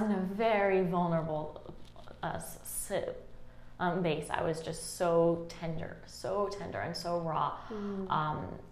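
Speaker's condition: Stutter; stutter since around age 3-4, scoliosis with 45 degree curve, spinal surgery at age 12; stutter expected to show during recording; fluent alone, stutters when others present, less when deeply absorbed, covertly switches words last second; repeated sounds, prolonged sounds

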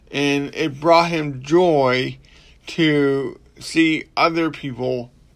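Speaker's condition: Cerebral palsy; ongoing, not healed

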